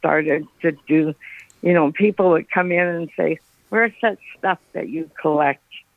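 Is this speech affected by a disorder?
Yes: Parkinson's; recent onset.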